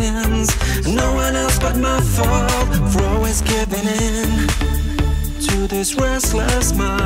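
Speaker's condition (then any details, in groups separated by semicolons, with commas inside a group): No condition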